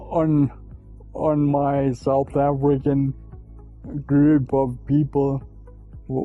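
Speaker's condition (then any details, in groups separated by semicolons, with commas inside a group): Friedreich's ataxia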